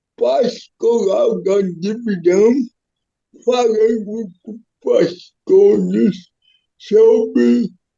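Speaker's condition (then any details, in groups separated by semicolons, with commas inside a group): Cerebral palsy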